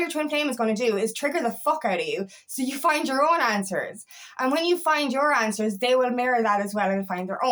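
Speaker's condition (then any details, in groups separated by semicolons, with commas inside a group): No condition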